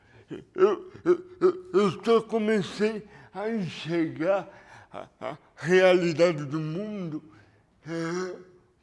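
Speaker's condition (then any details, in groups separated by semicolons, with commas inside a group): Cerebral palsy; lack of oxygen at birth, premature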